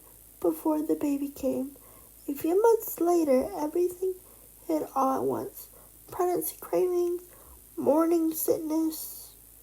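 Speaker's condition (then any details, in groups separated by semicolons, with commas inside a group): Cerebral palsy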